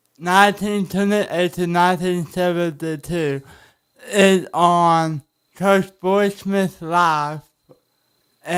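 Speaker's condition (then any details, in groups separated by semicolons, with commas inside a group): Cerebral palsy; spine surgery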